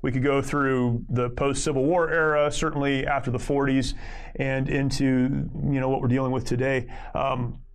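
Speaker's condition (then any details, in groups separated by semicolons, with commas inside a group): No condition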